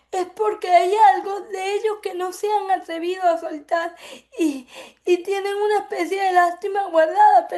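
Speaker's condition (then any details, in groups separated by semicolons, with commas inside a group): Cerebral palsy; affects speech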